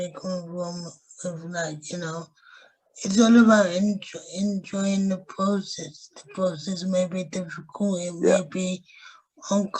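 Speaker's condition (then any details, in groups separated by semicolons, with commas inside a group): Cerebral palsy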